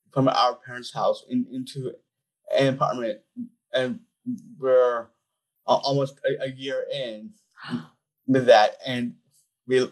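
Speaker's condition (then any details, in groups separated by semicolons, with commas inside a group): Down syndrome; adult man, about 25; called very articulate by host, gave TEDx talk, runs public speaking business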